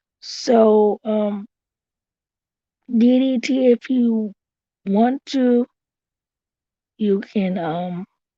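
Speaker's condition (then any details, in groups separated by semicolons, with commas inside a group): Cerebral palsy; since birth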